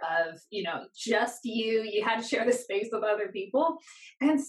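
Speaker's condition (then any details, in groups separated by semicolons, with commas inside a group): No condition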